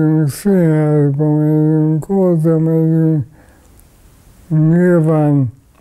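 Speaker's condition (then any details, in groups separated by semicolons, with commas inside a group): ALS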